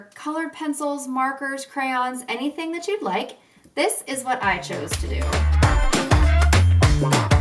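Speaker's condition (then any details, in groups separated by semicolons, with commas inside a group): No condition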